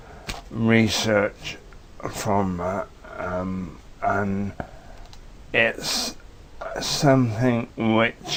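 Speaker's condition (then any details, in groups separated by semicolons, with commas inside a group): Motor neurone disease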